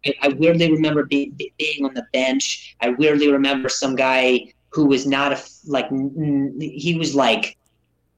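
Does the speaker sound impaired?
Yes: stutter, acquired after injury; grounder to throat in game, concussion, onset nine to ten years ago, hospitalized few days; much improved over the years, less pronounced than at onset; speech messed up next morning, motor skills impaired, couldn't get through acting lines early, different speaking speed; here repeated sounds, repeated words.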